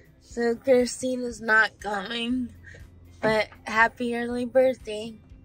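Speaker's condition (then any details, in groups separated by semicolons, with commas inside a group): Friedreich's ataxia; progressive neuromuscular disability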